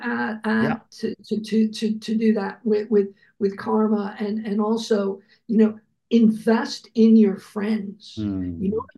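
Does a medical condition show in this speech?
Yes: aphasia after stroke; aphasia after two massive strokes and heart failure in 2008, implantable defibrillator about 16 years, later heart transplant; some residual aphasia, meditation and breathing exercises morning and night; could not speak for about a year and a half, some aphasia remains despite effort.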